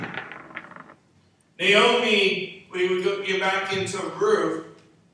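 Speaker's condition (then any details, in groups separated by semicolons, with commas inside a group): No condition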